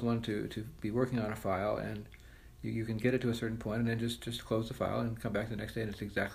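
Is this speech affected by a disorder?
Yes: Parkinson's disease; Parkinson's disease for quite a while.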